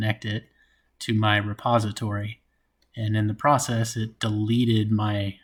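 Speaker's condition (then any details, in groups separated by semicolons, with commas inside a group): No condition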